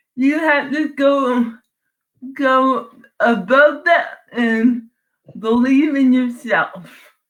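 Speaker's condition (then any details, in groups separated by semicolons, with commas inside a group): Cerebral palsy; from birth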